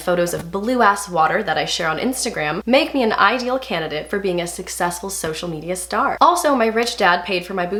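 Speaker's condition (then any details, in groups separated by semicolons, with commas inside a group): No condition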